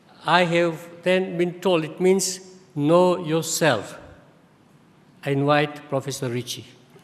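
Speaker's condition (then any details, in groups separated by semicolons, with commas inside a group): No condition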